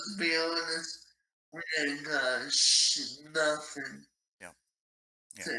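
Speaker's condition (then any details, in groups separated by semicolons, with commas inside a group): ALS; very aggressive fast-progressing form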